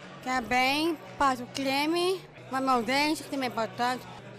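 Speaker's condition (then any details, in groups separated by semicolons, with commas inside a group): Down syndrome; speaks in radio interview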